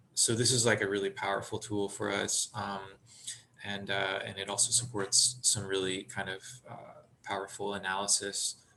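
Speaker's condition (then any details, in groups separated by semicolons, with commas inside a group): No condition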